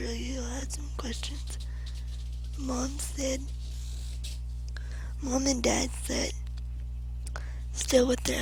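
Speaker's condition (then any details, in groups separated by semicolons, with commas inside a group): Cerebral palsy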